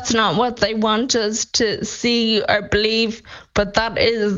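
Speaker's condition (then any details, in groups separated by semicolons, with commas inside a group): Friedreich's ataxia; 28 years old, about 16 years since diagnosis, monthly neurological decline, mobility affected, eyesight changes, untreated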